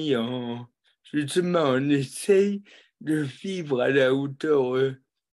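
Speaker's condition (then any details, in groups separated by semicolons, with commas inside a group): Cerebral palsy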